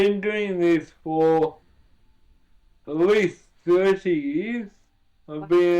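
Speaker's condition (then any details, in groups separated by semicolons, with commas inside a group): Cerebral palsy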